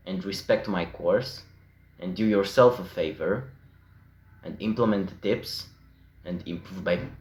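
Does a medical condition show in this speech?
No.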